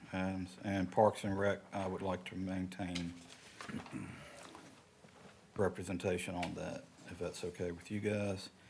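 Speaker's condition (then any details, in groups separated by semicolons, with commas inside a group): No condition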